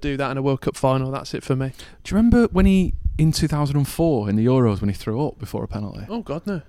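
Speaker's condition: No condition

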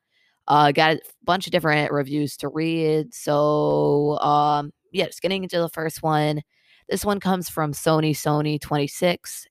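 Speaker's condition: No condition

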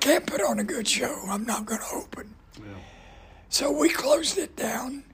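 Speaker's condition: Voice damage from cancer; ongoing cancer fight

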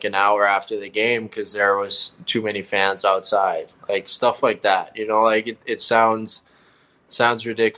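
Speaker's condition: No condition

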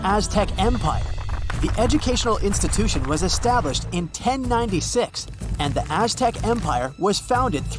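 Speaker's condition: No condition

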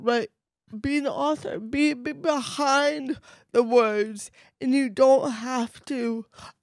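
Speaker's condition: Cerebral palsy, mild; voice affected

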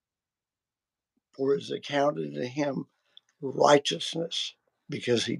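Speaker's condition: Vocal cord surgery; voice may sound harsh or grouchier than intended

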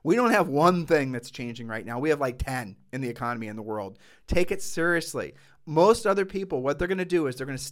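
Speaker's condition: No condition

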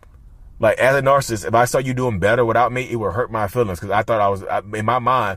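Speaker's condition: No condition

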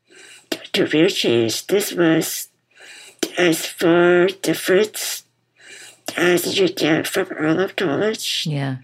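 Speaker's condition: Muscular dystrophy; bipap machine audible while speaking

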